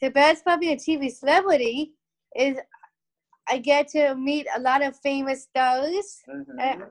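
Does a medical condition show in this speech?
Yes: Down syndrome; from birth.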